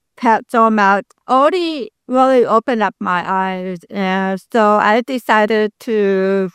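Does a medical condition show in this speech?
Yes: deafness, congenital; speaks very well per host.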